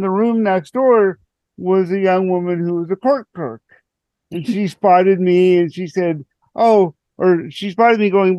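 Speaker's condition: Cerebral palsy; non-progressive

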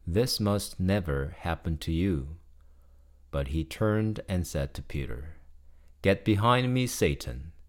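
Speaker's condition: No condition

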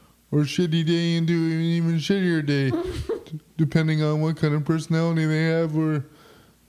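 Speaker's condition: Quad spastic cerebral palsy, spastic quadriplegic

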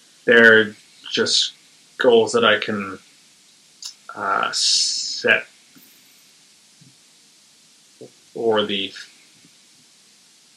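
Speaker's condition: Stuttering; tends toward covert stuttering, past speech therapy, deep breathing helps; stuttering holding back less than in previous years; tense throat, jaw and abdomen when stuttering, sometimes fluent for no reason; prolonged sounds, blocks

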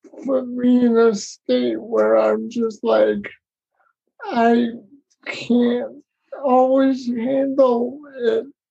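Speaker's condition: Cerebral palsy; less need felt for physical therapy

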